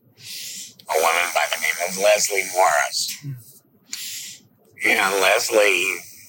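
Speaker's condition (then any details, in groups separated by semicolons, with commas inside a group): Laryngectomy; rattles esophagus like vocal cords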